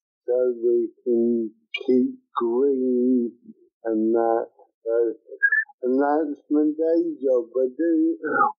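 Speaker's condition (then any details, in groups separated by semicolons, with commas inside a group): Cerebral palsy; from birth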